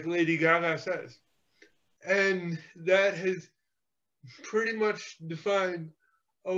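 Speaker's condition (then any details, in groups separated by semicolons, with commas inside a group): Cerebral palsy; physical therapy in childhood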